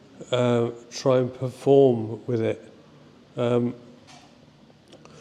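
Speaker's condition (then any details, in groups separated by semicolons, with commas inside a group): Motor neurone disease (ALS); progressing quickly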